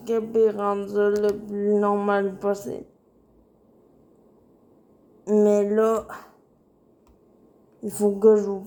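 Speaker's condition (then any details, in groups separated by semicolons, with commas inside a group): Cerebral palsy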